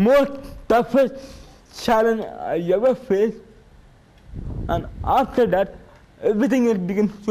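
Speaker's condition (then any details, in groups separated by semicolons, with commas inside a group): Cerebral palsy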